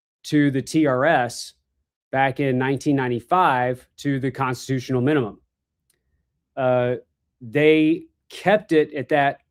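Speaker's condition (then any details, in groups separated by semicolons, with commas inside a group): No condition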